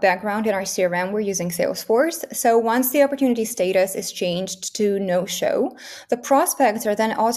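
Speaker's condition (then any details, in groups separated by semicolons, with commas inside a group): No condition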